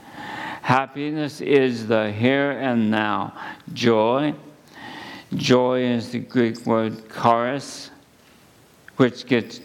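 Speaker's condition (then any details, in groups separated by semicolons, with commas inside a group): ALS; at least a couple of months since diagnosis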